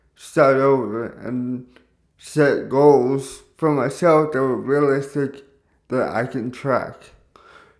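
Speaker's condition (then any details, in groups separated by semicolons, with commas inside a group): Cerebral palsy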